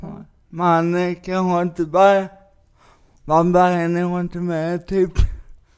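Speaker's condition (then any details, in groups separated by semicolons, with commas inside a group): Cerebral palsy; lifelong cerebral palsy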